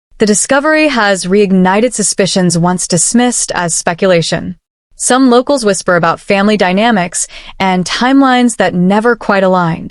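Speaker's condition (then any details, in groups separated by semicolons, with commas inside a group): No condition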